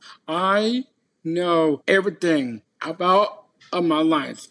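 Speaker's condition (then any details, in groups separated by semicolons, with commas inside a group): Down syndrome; genetic, extra copy of chromosome 21, known before age three; stutters when unsure what to say next, no stutter when acting from script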